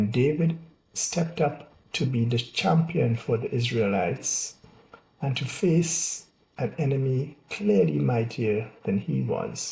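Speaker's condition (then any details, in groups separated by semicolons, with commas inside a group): No condition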